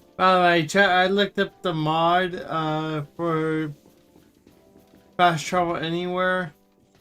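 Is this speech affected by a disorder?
Yes: cerebral palsy; wheelchair user.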